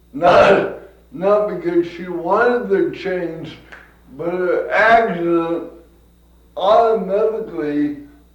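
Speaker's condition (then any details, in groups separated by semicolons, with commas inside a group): Cerebral palsy; from birth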